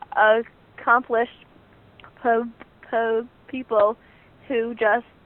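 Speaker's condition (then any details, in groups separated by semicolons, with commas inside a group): Stuttering; stuttering since beginning to talk, speech therapy with own speech therapist; about 18, starting college, therapy every two weeks, summer three-session intensive, Friends National Association; needs extra time to speak, letters to teachers, friends avoid filling in words; repeated sounds, prolonged sounds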